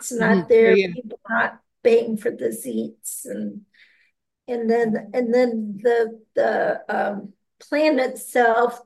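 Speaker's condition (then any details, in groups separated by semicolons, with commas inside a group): Aphasia and ataxia; progressive ataxia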